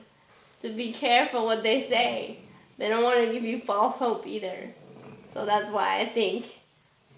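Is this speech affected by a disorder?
Yes: cerebral palsy.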